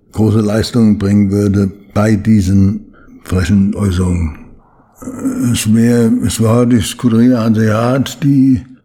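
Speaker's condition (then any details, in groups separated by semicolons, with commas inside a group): Parkinson's disease; limits daily routine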